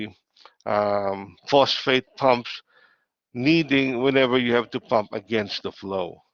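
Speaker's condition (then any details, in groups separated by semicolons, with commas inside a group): No condition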